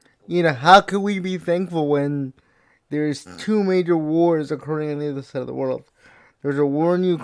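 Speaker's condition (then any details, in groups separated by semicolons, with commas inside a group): Cerebral palsy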